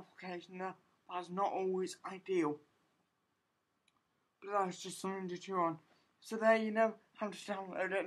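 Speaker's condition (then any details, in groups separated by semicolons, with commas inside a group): Cerebral palsy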